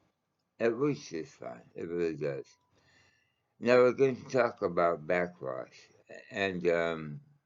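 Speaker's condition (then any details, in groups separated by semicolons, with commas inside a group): Mouth cancer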